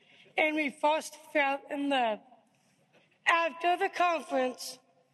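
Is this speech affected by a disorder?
Yes: Down syndrome; diagnosed at birth.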